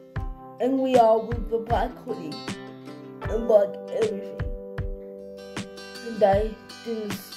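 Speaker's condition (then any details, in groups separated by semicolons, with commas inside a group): Cerebral palsy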